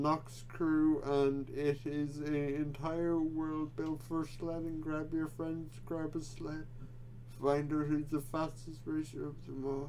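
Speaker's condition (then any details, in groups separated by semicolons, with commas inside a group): Quadriplegic cerebral palsy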